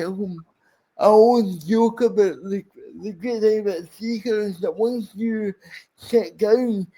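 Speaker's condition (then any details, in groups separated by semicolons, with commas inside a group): Cerebral palsy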